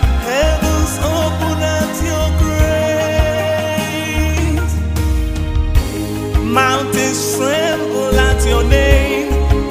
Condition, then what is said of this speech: None; typical speech.